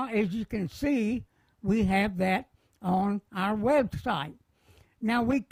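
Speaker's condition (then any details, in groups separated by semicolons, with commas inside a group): Head cancer surgery; squamous cell carcinoma, surgery neck to jaw, part of tongue removed; speech affected by surgery, swallowing and breathing difficulty after surgery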